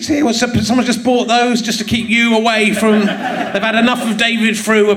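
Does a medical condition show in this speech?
No.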